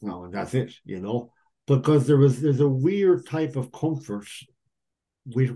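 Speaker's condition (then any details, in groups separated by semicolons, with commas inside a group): Cleft lip and palate; cleft lip and palate present from birth; undergoing orthodontic treatment for aesthetics, jaw surgery coming up shortly, rhinoplasty likely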